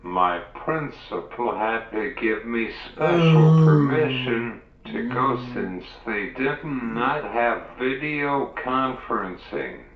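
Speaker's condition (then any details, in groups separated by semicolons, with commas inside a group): Cerebral palsy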